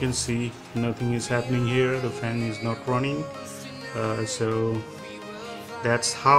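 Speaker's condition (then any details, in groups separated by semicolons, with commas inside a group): No condition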